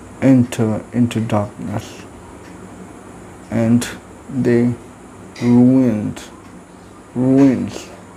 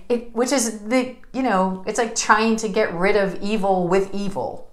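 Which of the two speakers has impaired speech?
The first: cerebral palsy.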